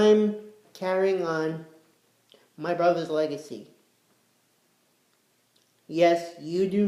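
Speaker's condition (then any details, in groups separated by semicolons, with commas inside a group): Cerebral palsy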